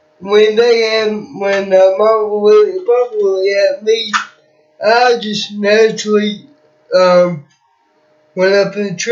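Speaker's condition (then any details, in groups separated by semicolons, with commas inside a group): Cerebral palsy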